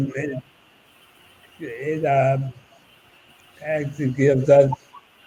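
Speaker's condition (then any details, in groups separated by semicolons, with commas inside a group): ALS; about eight years since diagnosis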